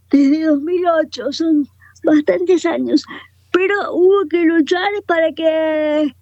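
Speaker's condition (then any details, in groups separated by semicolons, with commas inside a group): Cerebral palsy, quadriparesis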